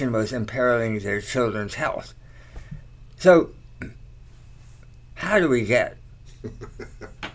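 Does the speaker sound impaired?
Yes: tongue cancer surgery; long convalescence.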